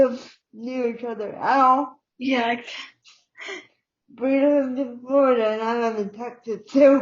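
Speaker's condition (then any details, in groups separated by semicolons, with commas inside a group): Cerebral palsy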